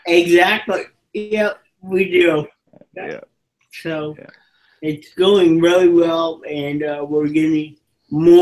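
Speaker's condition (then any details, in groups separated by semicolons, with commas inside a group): Cerebral palsy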